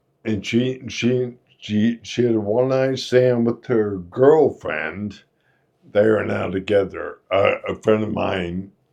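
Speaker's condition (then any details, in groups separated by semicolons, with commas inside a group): Friedreich's ataxia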